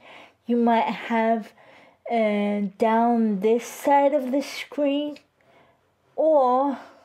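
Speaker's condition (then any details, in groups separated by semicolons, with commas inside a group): Cerebral palsy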